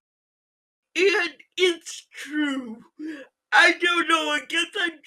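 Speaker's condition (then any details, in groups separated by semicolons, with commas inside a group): Physical speech impairment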